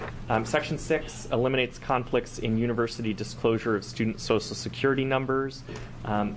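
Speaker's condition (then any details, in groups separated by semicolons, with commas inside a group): No condition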